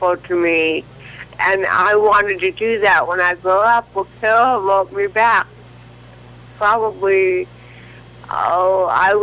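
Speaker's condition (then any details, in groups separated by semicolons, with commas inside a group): Cerebral palsy; from birth, leg spasticity; neck Botox injections every 3 months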